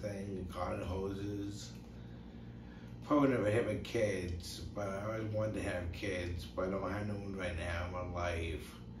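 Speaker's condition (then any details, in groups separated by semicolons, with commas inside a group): Brain injury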